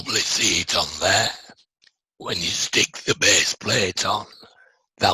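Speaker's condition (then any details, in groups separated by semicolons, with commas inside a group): Laryngectomy, voice prosthesis; speaks via voice prosthesis valve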